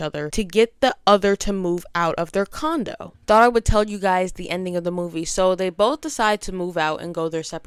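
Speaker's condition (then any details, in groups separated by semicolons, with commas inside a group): No condition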